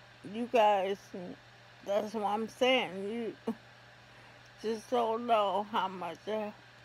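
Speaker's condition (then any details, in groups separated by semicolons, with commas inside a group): ALS; affects hands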